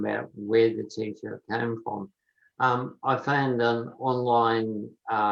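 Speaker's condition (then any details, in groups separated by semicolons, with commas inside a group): Motor neurone disease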